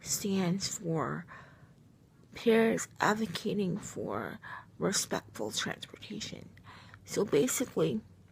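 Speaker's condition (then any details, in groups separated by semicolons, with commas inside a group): Cerebral palsy, triplegia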